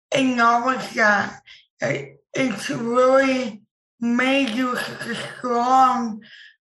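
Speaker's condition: Impaired speech; speech disability

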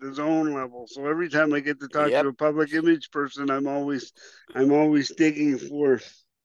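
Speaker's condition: Cerebral palsy; some 40 years ago

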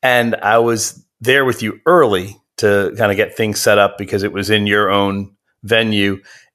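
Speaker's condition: No condition

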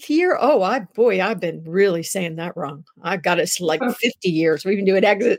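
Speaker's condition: No condition

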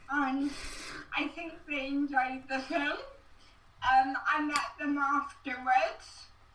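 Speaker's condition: Cerebral palsy

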